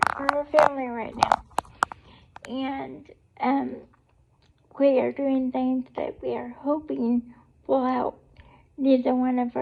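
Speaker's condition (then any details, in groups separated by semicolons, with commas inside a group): Cerebral palsy; able to talk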